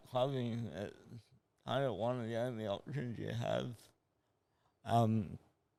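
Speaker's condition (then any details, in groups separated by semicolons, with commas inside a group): Cerebral palsy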